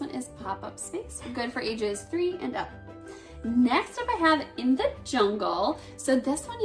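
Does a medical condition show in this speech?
No.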